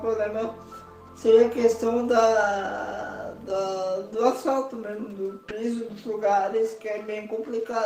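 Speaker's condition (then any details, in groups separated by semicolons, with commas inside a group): Quadriplegic cerebral palsy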